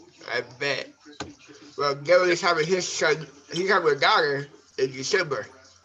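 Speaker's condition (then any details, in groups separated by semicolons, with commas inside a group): Cerebral palsy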